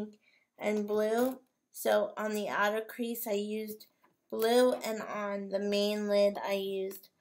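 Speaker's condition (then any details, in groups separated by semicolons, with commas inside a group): Cerebral palsy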